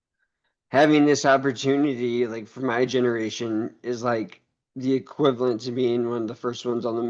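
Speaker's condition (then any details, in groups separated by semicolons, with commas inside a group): ALS; cannot speak, types via brain implant, uses cloned voice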